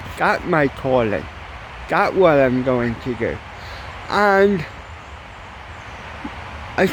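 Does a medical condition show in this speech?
Yes: cerebral palsy; mild, ataxic type.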